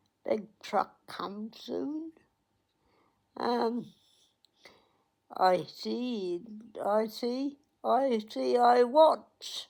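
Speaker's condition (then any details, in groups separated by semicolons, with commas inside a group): Cerebral palsy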